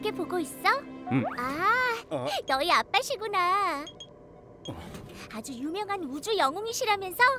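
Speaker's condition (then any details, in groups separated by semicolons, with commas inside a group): No condition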